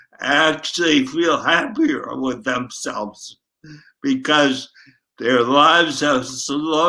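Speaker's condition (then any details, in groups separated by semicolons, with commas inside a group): Traumatic brain injury, ataxic; tongue affected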